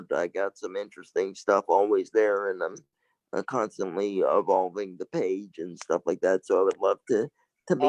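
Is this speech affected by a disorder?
Yes: cerebral palsy.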